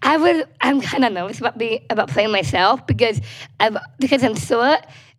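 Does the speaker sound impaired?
Yes: Down syndrome.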